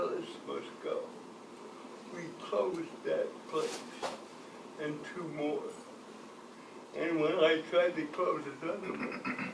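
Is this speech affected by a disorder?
Yes: cerebral palsy; from birth.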